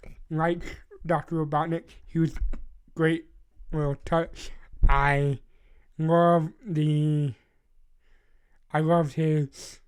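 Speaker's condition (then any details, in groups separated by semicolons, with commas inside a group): Cerebral palsy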